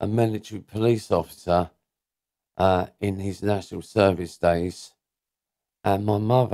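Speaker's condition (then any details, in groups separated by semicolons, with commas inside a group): Cerebral palsy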